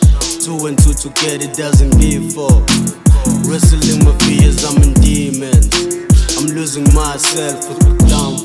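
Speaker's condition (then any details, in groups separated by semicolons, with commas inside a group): No condition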